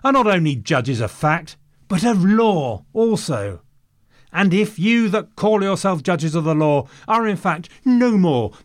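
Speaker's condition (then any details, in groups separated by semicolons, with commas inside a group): No condition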